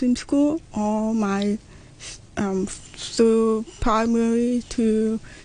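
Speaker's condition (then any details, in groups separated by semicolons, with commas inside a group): Profound deafness, congenital profound hearing loss; profound hearing loss from premature birth at eight months, not genetic, diagnosed near age one; speech therapy from age one, weekly speech training, daily training by mother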